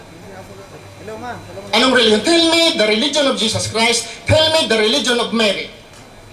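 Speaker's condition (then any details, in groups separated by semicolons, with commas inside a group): No condition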